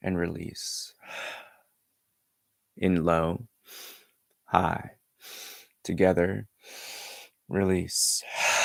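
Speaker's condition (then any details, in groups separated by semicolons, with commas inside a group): No condition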